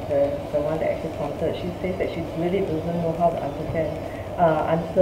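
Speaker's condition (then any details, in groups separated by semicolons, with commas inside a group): No condition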